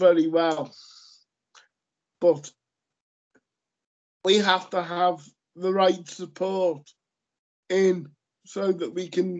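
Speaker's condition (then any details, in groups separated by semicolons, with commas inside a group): Cerebral palsy; lifelong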